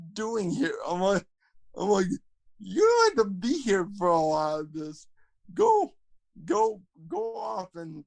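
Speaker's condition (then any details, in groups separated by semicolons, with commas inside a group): Cerebral palsy, spastic quadriplegia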